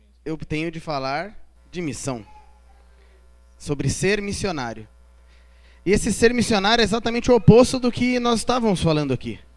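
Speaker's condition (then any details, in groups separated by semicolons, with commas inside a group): No condition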